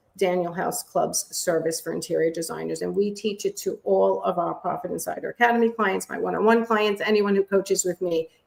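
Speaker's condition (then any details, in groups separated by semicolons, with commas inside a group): No condition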